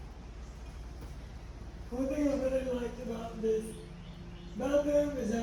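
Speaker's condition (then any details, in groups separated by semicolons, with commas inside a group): Cerebral palsy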